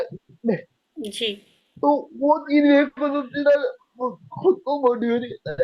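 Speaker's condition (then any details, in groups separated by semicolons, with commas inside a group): Cerebral palsy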